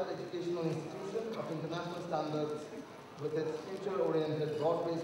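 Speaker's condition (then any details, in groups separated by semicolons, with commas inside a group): No condition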